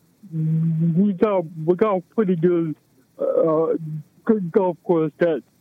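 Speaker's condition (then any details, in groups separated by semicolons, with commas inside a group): Cerebral palsy; affects movement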